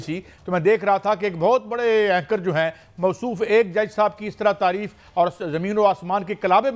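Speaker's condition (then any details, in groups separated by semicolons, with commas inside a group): No condition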